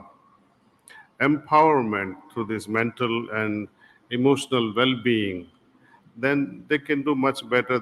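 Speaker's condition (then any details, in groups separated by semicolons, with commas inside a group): No condition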